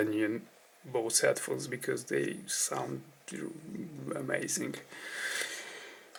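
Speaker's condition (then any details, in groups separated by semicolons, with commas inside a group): No condition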